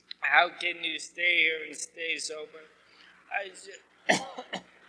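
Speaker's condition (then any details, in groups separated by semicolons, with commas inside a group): ALS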